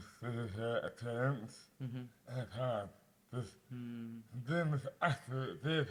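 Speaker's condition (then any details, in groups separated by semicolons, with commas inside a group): Dystonia; mouth impairment affects speech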